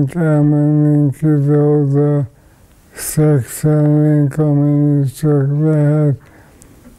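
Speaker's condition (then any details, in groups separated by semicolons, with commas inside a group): ALS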